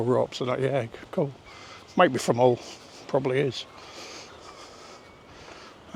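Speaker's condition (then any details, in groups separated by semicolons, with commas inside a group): No condition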